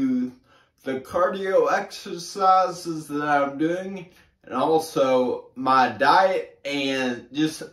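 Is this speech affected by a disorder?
Yes: brain injury.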